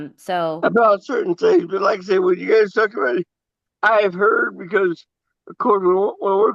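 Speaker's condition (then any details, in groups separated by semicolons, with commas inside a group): Cerebral palsy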